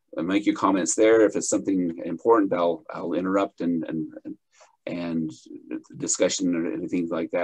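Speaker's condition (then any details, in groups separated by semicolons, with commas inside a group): No condition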